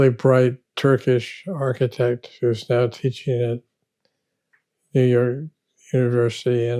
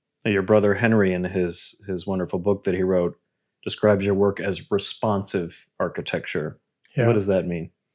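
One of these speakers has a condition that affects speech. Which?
The first: Parkinson's disease.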